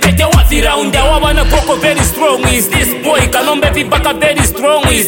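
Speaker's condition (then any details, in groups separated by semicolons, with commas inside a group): No condition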